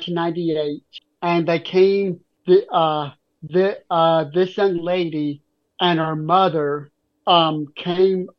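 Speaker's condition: Stutter; cerebral palsy, traumatic brain injury by age four, poor walking, not talking at age four, Latvia; slow speech, talks a lot; repeated sounds, prolonged sounds

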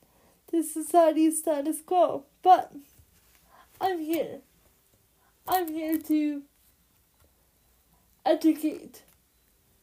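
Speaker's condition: Cerebral palsy; since birth

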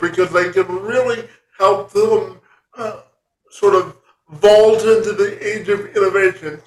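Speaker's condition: Cerebral palsy; spastic quadriplegic

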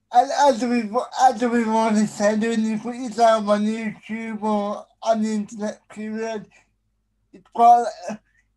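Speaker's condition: Spastic quadriplegic cerebral palsy; able to communicate

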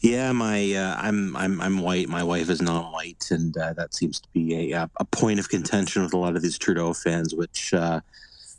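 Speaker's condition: No condition

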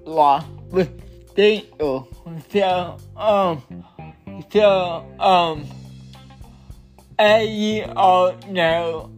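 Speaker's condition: Cerebral palsy

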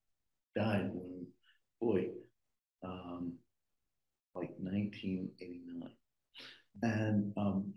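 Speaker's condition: Aphasia after stroke; severe stroke during procedure, voice lessons

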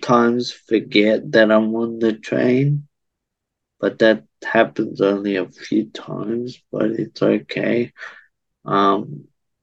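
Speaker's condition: Cerebral palsy

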